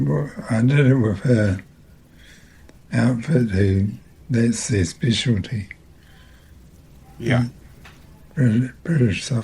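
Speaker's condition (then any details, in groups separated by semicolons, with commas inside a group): Multiple system atrophy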